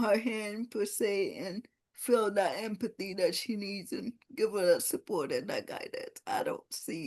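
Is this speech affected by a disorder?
Yes: cerebral palsy; no gross or fine motor skills.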